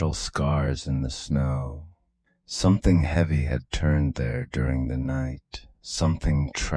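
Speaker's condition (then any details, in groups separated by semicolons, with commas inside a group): No condition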